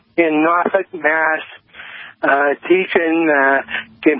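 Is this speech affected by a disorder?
Yes: cerebral palsy; diagnosed at age 55.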